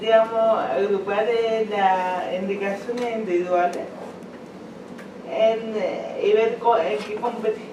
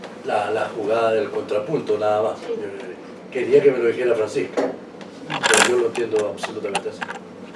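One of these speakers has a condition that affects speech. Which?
The first: cerebral palsy.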